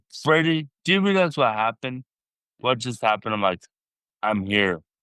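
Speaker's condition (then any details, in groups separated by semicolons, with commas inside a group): Traumatic brain injury; car crash, also broken back; nine years since injury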